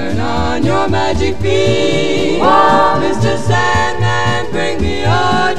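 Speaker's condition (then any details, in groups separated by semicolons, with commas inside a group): No condition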